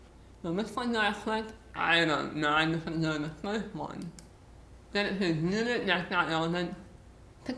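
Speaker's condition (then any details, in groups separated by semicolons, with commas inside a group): Muscular dystrophy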